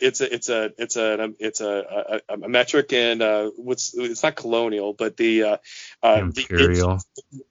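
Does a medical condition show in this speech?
Yes: stuttering; stuttered through childhood and school years, about first 14 or 15 years, ashamed, bullied; ongoing; here repeated sounds, repeated words.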